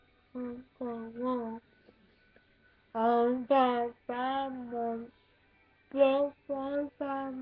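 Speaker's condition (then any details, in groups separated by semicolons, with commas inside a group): Cerebral palsy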